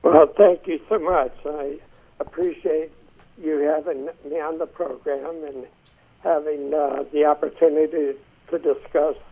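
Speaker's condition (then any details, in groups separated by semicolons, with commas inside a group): Essential tremor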